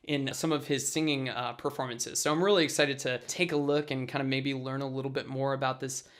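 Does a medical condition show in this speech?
No.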